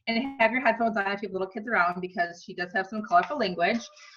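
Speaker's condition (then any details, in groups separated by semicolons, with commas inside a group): No condition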